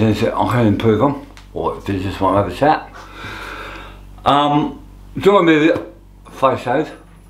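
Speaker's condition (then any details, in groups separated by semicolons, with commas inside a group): Tongue cancer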